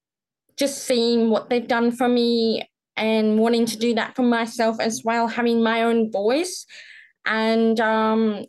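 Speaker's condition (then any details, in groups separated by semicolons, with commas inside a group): Profound deafness, congenital, profound; speech considered pretty good, often assumed hearing, often mistaken for British accent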